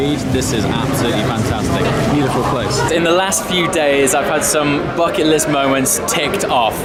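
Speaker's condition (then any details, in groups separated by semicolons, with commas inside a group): No condition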